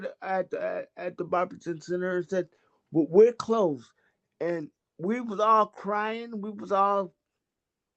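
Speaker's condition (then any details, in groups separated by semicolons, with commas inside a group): Cerebral palsy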